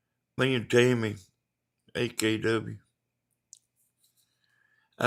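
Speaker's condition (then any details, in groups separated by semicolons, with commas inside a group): Brain bleed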